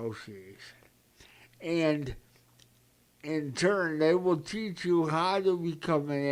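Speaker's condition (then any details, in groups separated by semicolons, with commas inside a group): Cerebral palsy; present from birth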